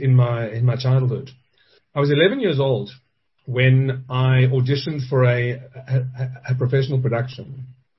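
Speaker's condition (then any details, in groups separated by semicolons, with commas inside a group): Stuttering; stuttering since childhood, lifelong speech impediment; stutter still present in adulthood; as child ordered food could say not wanted, feared speaking; prolonged sounds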